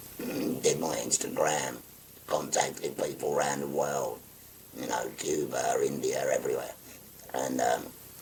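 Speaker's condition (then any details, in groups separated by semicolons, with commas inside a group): Laryngectomy; total laryngectomy, stage four laryngeal cancer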